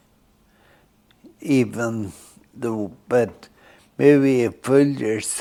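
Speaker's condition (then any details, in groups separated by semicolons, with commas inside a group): Friedreich's ataxia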